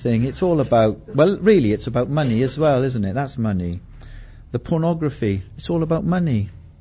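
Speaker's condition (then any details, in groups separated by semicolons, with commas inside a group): No condition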